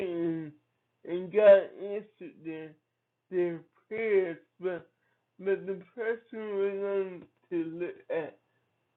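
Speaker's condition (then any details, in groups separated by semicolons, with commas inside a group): Cerebral palsy; from birth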